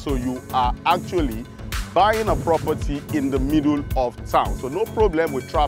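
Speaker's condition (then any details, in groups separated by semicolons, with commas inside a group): No condition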